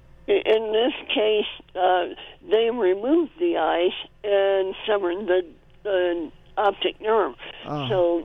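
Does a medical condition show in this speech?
Yes: cleft palate; congenital cleft palate, needed spoon feeding as young child; in early childhood had to be fed with a spoon.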